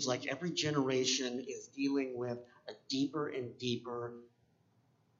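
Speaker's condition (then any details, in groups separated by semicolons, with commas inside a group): Cleft palate; 7 years of speech therapy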